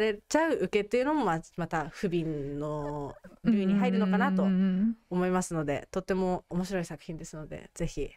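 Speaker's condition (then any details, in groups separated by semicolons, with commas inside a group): No condition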